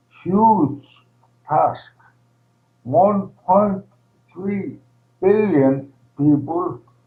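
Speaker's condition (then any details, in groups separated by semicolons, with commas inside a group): ALS, primary lateral sclerosis, PLS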